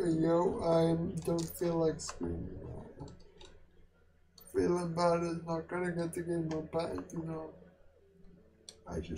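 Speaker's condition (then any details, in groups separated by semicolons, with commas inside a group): Quadriplegic cerebral palsy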